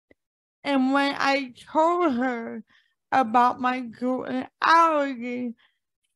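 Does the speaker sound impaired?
Yes: cerebral palsy; since birth, diagnosed at age 2, arthritis since age 30, becoming less ambulatory, cannot stand long even assisted; age 45, worsening with age, cold-day joint pain, slower movement; speech mocked for years for how it sounds, speaks on podcasts, avoids speaking in TikTok videos.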